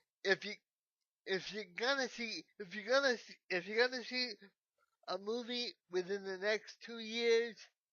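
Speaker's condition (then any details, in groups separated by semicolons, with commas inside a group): Cerebral palsy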